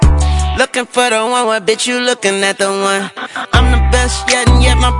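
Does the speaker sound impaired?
No.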